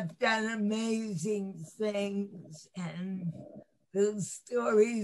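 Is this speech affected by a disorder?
Yes: cerebral palsy; lifelong.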